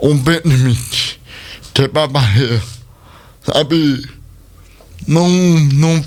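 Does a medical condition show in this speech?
Yes: cerebral palsy; speech not normal.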